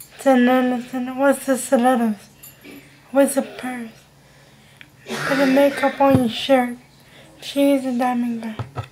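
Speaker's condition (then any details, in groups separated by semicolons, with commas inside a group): Cerebral palsy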